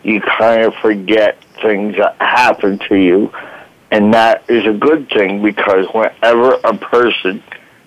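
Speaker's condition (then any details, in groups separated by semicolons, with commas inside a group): Voice box damage from tracheostomy; about 35 years since injury, past therapy and psychiatrists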